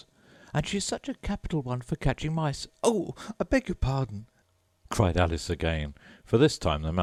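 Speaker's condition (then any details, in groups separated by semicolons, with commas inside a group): No condition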